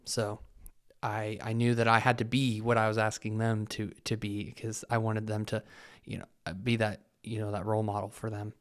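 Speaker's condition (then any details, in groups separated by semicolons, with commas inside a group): No condition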